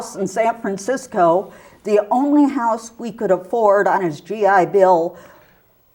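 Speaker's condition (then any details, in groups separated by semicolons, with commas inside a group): No condition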